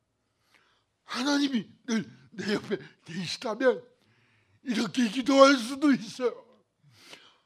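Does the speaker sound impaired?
Yes: cerebral palsy; cervical spine c2 to c7 damaged, two surgeries upcoming, not curative, may need reoperation, worsening.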